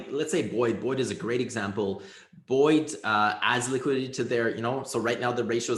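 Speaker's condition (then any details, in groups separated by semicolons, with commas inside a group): No condition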